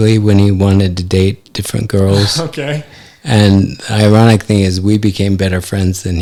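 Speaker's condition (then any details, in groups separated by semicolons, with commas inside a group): ALS; affects hand function; recently diagnosed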